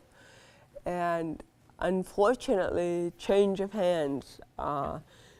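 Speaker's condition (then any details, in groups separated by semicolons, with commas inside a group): Cerebral palsy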